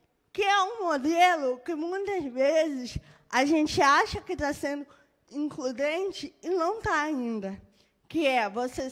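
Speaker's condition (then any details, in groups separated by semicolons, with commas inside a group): Cerebral palsy; birth brain injury; moderate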